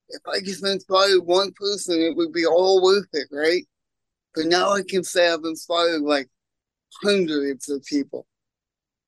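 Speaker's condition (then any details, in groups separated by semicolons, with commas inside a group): Cerebral palsy; congenital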